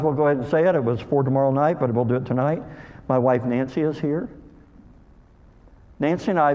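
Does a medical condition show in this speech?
Yes: cleft lip and palate; speech hard for others to understand in youth.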